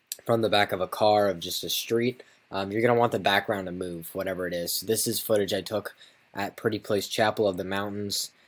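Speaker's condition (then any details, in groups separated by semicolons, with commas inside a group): No condition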